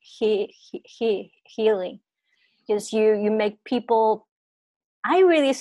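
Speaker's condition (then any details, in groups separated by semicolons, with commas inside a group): Stuttering; onset around age 5 to 6 in China, only family member who stutters; not severe at onset, much worse after eighth-grade bullying, unable to tell stories, blocks, repetitions, hidden; repeated sounds, prolonged sounds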